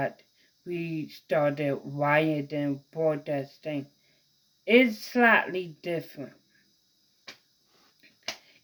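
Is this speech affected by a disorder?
Yes: mild cerebral palsy.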